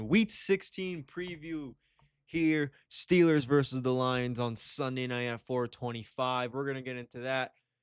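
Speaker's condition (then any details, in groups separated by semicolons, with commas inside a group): No condition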